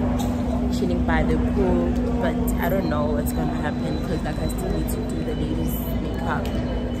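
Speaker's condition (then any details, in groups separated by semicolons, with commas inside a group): No condition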